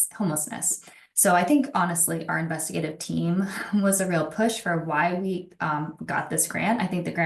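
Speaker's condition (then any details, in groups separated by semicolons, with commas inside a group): No condition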